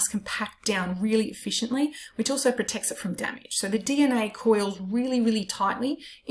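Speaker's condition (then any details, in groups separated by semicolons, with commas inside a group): No condition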